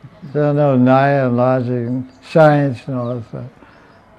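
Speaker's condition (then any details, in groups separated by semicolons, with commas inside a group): Deafness; reads translations aloud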